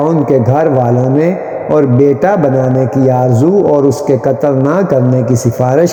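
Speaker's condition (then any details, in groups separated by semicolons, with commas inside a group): No condition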